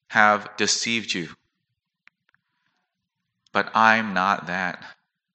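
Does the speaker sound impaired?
No.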